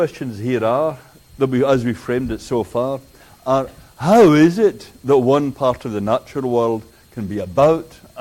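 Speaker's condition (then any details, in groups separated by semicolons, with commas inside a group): No condition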